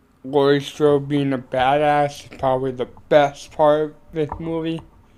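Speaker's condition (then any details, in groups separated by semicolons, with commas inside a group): Cerebral palsy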